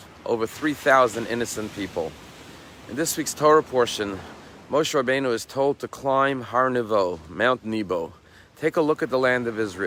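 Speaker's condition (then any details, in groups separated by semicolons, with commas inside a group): No condition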